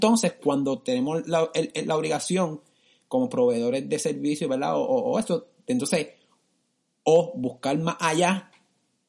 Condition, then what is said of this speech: Stuttering. Mi, mis características eh, gaguerísticas <laughs> me impiden pronunciar algunas palabras adecuadamente.